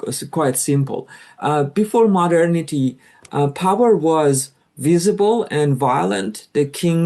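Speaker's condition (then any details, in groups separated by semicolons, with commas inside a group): No condition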